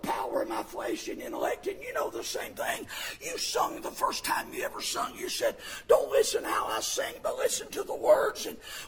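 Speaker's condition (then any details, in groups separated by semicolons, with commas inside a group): Vocal fold paralysis, bilateral; speaks with false vocal folds; voice partly regained since loss about 9 years ago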